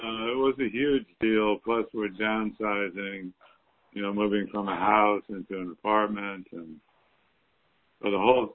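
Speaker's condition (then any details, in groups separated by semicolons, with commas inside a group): Parkinson's disease; past acupuncture without benefit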